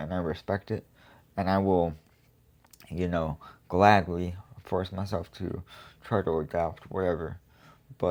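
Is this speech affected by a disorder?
Yes: cerebral palsy; quadriplegic.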